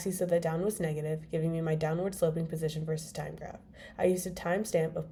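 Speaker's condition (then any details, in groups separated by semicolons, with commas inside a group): No condition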